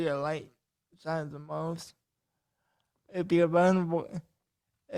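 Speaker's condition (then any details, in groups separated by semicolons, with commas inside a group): Cerebral palsy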